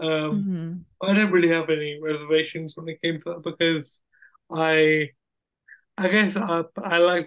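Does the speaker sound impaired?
Yes: cerebral palsy; acquired brain injury, wheelchair user.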